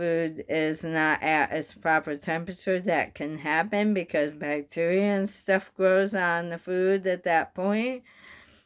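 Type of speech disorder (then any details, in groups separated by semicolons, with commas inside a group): Bulbar dysarthria; bulbar onset ALS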